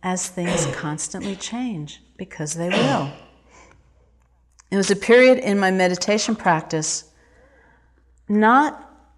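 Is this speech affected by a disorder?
No.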